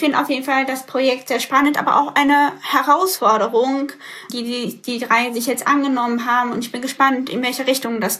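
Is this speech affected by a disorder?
Yes: deafness with cochlear implants; congenital mild hearing loss found at two, progressive, hearing aids ineffective, then cochlear implants, right side; hears only with cochlear implants, relies on subtitles, reads song lyrics to follow music.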